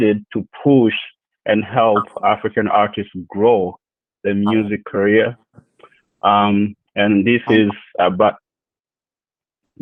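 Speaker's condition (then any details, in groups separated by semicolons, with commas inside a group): No condition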